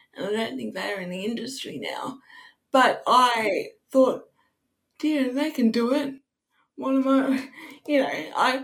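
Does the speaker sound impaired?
Yes: cerebral palsy; wheelchair user; sometimes taken for drunk on first sight on cam, speech affected on bad days.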